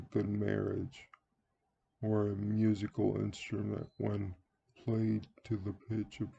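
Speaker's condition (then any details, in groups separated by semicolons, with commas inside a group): Cerebral palsy; speaks relatively well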